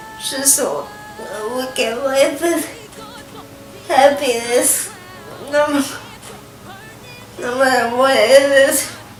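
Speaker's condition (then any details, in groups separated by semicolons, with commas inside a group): Cerebral palsy; scoliosis, lordosis, spinal fusion rods C1 to tailbone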